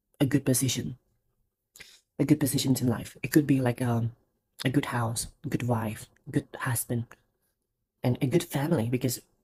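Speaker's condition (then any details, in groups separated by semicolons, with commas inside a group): No condition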